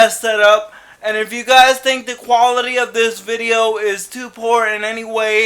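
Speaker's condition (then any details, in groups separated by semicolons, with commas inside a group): Cerebral palsy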